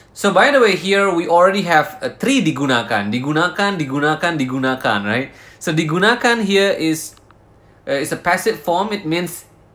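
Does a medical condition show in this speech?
No.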